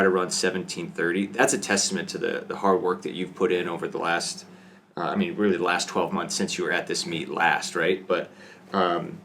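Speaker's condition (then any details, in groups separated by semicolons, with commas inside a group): No condition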